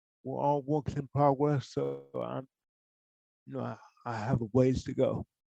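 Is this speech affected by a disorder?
Yes: cerebral palsy; from birth, poor hand use.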